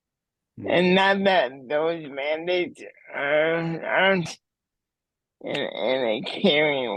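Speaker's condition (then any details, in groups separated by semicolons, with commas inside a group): Cerebral palsy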